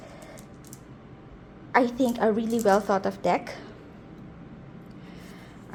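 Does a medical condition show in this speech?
No.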